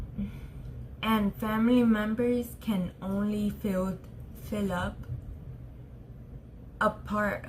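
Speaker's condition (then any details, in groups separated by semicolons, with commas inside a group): Traumatic brain injury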